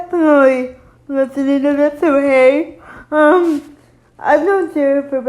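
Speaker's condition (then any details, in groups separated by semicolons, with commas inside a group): Cerebral palsy; can speak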